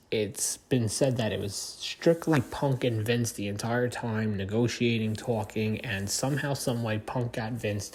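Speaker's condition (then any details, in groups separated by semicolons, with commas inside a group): No condition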